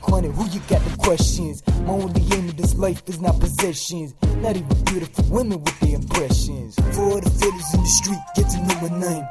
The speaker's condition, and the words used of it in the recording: None; typical speech.